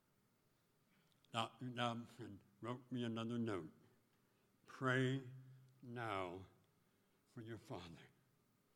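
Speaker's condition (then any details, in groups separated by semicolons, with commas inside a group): Speech impediment; could not speak or chew in childhood, first operation in North Dakota, 17 surgeries, 6 years of therapy; taught tongue movement at 12, voicing with clothespin on nose, mirror under lips, impediment recognizable on radio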